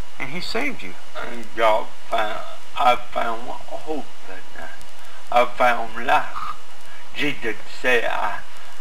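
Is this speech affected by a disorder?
Yes: cerebral palsy.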